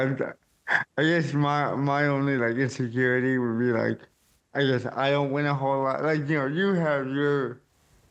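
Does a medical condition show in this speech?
Yes: cerebral palsy; caused by stroke at birth.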